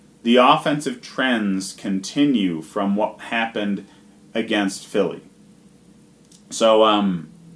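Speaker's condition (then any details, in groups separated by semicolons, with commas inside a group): No condition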